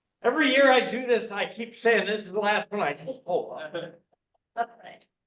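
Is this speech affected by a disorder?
No.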